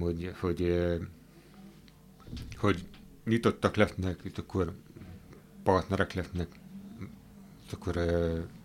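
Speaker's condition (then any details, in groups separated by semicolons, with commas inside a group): Hearing impairment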